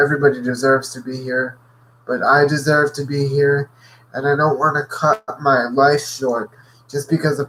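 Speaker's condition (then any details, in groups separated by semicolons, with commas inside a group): Cerebral palsy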